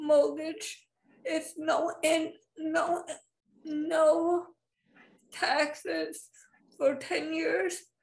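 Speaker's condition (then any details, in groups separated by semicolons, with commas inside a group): Spastic cerebral palsy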